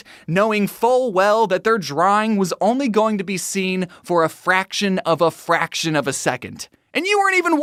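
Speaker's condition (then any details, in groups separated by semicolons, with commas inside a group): No condition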